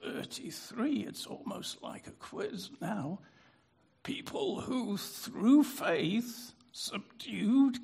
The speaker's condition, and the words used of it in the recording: Spasmodic dysphonia. I can't sing tenor and bass over three octaves like I used to in my 20s.